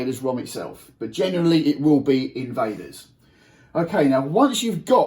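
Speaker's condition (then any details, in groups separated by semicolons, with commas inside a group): No condition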